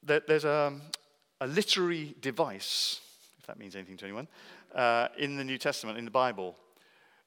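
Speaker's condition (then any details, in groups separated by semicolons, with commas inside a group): No condition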